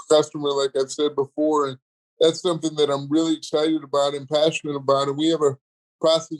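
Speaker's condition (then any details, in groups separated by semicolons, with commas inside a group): Cerebral palsy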